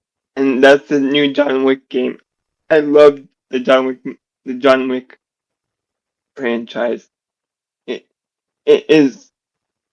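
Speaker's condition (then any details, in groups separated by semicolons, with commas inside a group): Generalized dystonia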